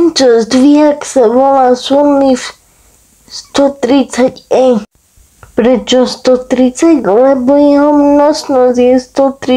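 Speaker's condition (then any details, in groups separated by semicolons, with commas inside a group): Cerebral palsy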